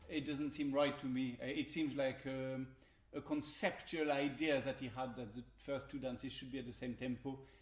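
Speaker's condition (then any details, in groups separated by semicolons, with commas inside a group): No condition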